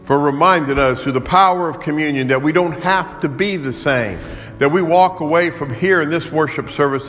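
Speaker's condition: No condition

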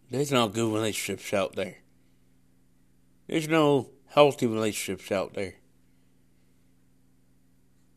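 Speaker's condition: Cerebral palsy; congenital cerebral palsy, born with condition, wears glasses

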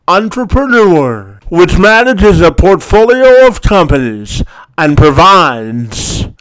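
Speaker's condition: Cerebral palsy, spastic quadriplegia

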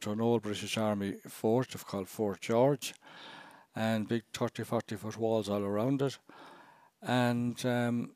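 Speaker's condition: No condition

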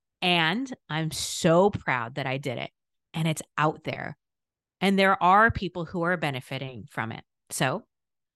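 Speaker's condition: No condition

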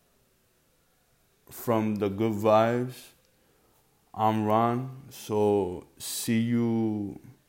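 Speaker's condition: Cerebral palsy; present from birth

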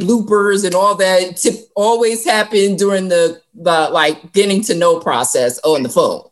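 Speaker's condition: No condition

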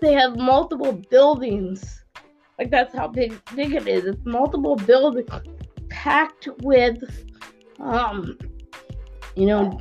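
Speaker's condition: Cerebral palsy; quadriplegic

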